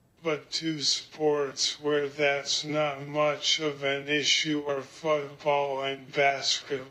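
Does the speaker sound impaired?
Yes: ALS, through a speech-generating device; diagnosed about two years ago, lost use of all limbs; recent pneumonia with hospital stay, speaking through electronic equipment; lost use of voice, speaks through eye-operated letter-selection device with speak button.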